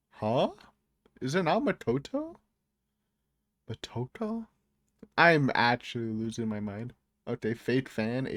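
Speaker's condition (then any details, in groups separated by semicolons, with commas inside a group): No condition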